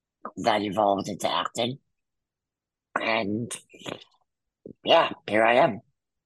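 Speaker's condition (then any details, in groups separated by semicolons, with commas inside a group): Muscular dystrophy; congenital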